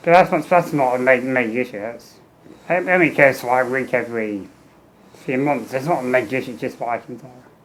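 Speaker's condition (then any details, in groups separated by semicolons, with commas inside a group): Muscular dystrophy; tracheostomy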